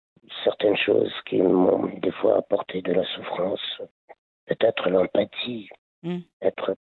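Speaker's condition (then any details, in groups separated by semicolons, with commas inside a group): Laryngeal cancer; laryngeal cancer linked to heavy smoking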